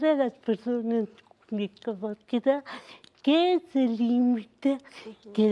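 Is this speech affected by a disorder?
Yes: cerebral palsy.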